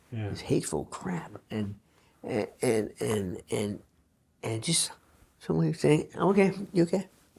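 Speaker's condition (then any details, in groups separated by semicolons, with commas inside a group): Parkinson's disease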